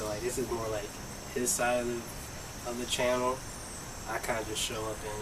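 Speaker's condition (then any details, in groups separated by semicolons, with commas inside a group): No condition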